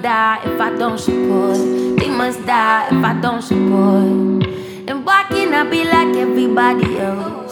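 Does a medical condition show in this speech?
No.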